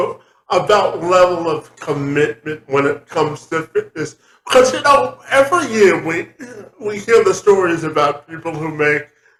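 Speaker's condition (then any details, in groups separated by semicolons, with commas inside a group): Cerebral palsy; since birth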